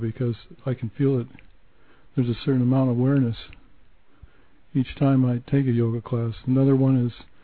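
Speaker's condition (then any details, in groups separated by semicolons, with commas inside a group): Parkinson's; onset 2003 as minor arm tremor, age 69, progressed to barely moving before medication; low dose Mirapex, yoga, Bowen therapy, John Coleman's alternative approach, limited food intake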